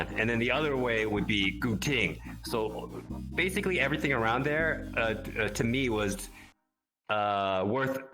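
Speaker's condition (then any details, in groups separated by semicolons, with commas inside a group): No condition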